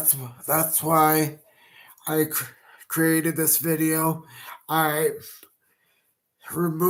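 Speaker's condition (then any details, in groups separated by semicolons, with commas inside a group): Cerebral palsy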